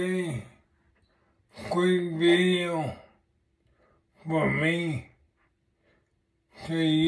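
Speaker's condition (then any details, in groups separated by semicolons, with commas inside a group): Multiple sclerosis; voice affected, exercised by talking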